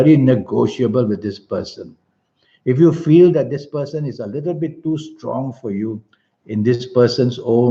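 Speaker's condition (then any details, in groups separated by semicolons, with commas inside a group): No condition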